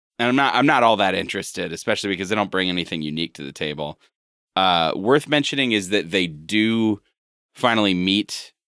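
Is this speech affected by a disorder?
No.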